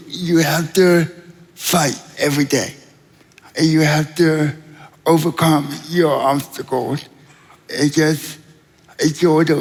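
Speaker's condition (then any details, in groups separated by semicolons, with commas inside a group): Cerebral palsy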